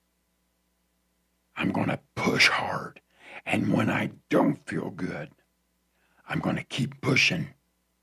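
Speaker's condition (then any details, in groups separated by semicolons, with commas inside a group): Throat cancer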